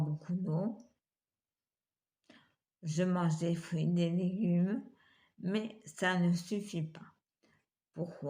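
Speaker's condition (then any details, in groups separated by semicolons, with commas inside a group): Multiple sclerosis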